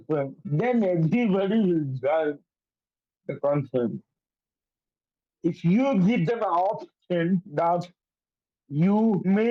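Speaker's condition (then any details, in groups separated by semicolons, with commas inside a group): Cerebral palsy; affects coordination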